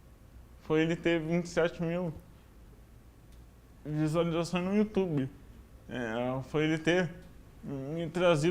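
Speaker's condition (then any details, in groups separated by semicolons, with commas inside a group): Cerebral palsy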